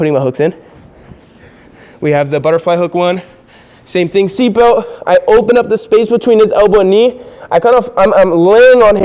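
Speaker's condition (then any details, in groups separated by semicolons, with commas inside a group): No condition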